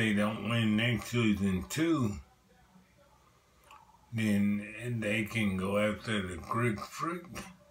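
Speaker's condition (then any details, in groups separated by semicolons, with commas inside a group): Multiple sclerosis; affects left side and voice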